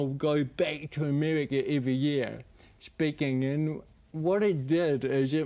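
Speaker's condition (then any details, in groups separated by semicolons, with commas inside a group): Cerebral palsy; present from birth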